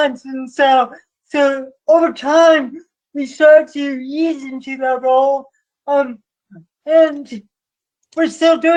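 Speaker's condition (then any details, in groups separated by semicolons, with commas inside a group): Cerebral palsy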